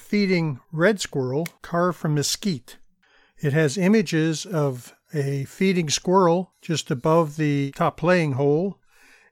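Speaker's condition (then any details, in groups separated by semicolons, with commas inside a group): No condition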